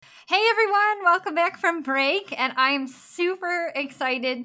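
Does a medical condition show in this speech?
Yes: bilateral cleft lip and palate; congenital.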